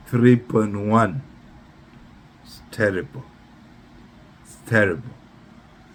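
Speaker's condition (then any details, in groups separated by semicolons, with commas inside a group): Neurological disease after torture; caused by torture; affects speech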